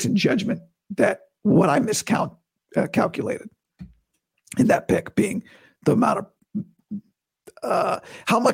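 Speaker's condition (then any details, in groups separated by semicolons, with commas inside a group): Vocal cord surgery recovery; talking painless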